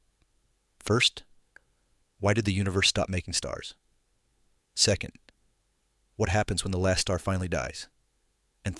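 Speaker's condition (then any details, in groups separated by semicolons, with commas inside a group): No condition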